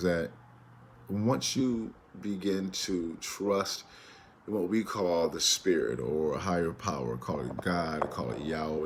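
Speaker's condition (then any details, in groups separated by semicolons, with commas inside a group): No condition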